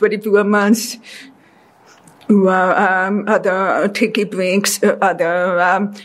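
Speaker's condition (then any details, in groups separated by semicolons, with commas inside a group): Deafness; deaf since childhood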